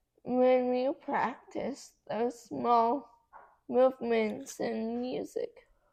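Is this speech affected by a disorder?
Yes: cerebral palsy; affects muscles.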